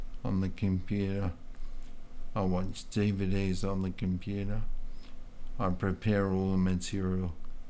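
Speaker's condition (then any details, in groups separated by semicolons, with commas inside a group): Multiple sclerosis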